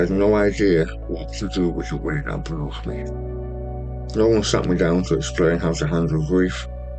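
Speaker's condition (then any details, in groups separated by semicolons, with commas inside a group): Stage 4 tongue cancer, hemiglossectomy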